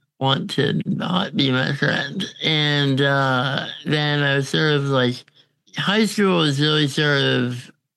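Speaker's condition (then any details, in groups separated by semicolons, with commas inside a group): Congenital muscular dystrophy; more independent than ever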